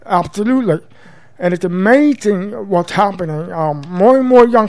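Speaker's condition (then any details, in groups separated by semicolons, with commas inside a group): Profound deafness since birth; congenital, total deafness; speaks orally as guest on radio show; learned speech via daily school speech therapy, mother's home drills feeling throat vibrations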